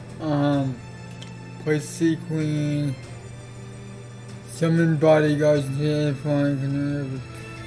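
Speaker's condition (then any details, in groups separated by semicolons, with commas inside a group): Cerebral palsy; affects legs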